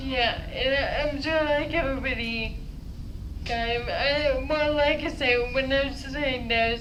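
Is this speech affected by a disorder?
Yes: dysarthria; diagnosed at 13, uses wheelchair, speech program 3 years.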